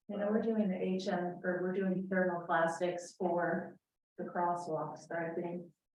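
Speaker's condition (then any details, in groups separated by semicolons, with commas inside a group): No condition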